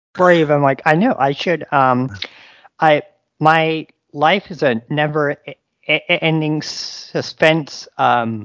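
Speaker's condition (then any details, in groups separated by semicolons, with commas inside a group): Stuttering; stutters on a daily basis; stutters audibly during interview, stutters left in recording; prolonged sounds, blocks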